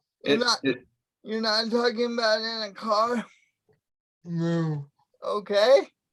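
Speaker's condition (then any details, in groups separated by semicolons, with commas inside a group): Cerebral palsy, spastic, mild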